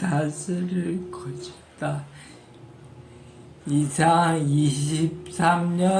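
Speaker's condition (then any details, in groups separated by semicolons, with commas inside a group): Parkinson's disease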